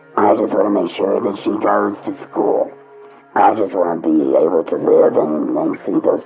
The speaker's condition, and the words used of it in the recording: Laryngectomy. I know my voice doesn't sound normal, and I don't like to listen to my voice on the answering machine.